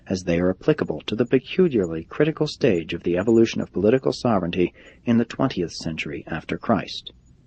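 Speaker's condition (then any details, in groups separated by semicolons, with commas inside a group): No condition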